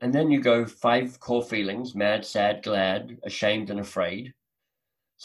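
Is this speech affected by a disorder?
Yes: cleft lip and palate, mild; slight speech disability audible in voice, self-described minor form.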